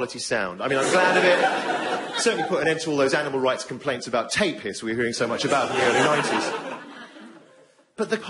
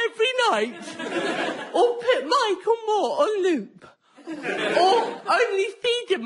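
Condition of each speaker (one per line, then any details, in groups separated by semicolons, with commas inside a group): No condition
Cerebral palsy; present from birth, unsteady balance; effects fluctuating lately; speech impediment, not always understood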